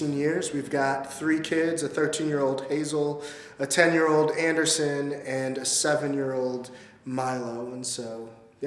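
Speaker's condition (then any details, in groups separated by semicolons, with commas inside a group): No condition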